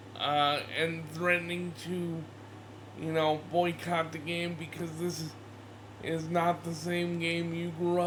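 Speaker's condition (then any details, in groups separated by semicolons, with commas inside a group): Cerebral palsy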